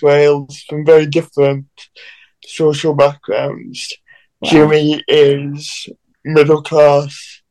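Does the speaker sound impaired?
Yes: cerebral palsy.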